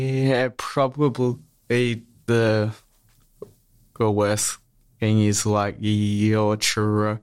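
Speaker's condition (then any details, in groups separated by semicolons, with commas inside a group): Stutter; stutter since childhood; prolonged sounds, blocks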